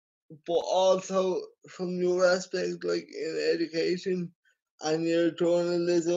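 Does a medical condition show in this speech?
Yes: cerebral palsy; from birth, scoliosis.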